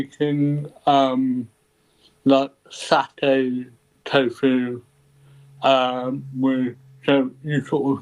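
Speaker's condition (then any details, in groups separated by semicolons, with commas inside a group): Cerebral palsy; ataxic type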